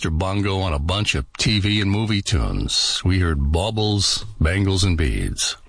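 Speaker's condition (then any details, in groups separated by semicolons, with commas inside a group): No condition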